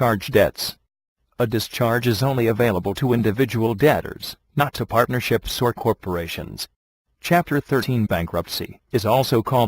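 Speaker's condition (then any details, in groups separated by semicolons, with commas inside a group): No condition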